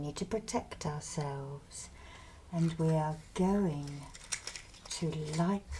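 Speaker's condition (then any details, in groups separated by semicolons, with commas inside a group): No condition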